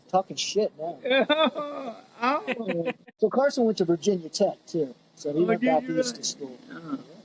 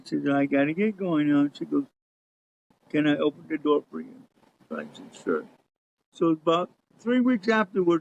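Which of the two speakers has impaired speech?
The second: cerebral palsy; cerebral palsy, lifelong wheelchair use.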